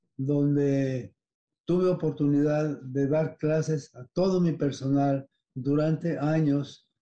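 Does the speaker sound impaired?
Yes: Parkinson's disease; no tremor, fairly controlled, sudden difficulty swallowing and salivating about four months ago.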